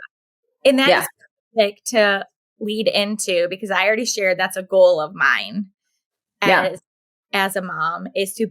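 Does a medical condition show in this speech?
No.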